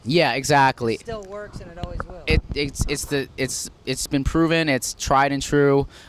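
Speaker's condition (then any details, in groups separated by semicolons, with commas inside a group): No condition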